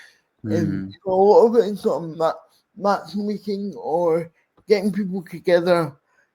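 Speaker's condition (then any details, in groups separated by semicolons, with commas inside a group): Cerebral palsy; speech impairment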